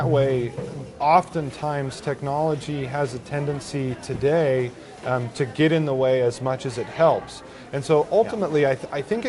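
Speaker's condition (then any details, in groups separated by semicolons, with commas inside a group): No condition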